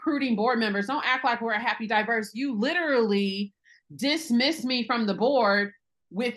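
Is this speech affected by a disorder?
No.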